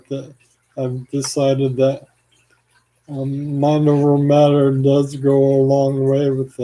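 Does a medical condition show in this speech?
Yes: ALS.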